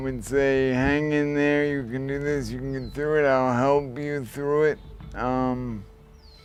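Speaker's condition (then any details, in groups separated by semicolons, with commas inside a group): Traumatic brain injury; head impact despite helmet; still recovering about 10 years after injury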